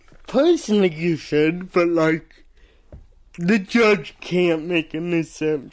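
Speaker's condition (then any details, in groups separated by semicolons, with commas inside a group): Cerebral palsy; says cannot do voices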